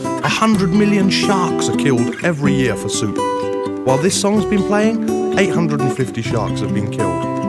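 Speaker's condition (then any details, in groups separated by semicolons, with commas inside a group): No condition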